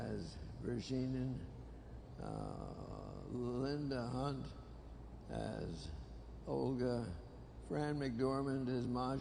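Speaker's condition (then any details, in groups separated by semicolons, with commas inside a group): Parkinson's disease; diagnosed 20 years ago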